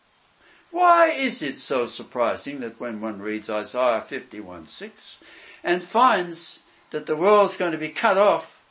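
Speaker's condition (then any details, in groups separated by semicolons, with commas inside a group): No condition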